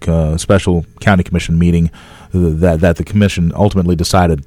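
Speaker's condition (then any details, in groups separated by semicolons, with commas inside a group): No condition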